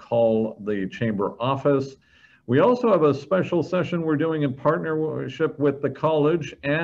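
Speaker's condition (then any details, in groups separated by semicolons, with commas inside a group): No condition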